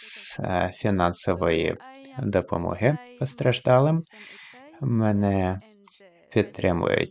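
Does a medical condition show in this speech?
No.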